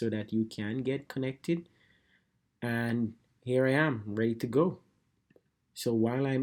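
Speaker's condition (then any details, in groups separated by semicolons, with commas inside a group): No condition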